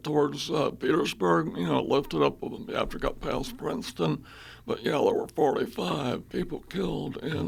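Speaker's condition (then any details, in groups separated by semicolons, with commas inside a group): Spasmodic dysphonia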